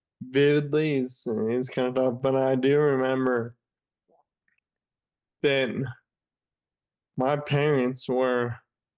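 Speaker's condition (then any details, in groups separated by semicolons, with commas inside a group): Friedreich's ataxia; wheelchair dependent since age 18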